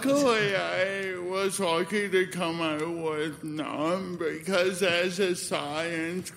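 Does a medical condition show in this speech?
Yes: spastic cerebral palsy; cord around neck cut oxygen at birth, Bridgewater, diagnosed 18 months, foot surgery, 93 physio sessions; obviously affected since childhood, much speech therapy, sounded asleep on phone, may be taken as drunk.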